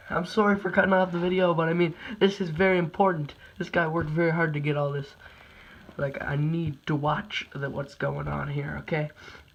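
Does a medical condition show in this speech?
No.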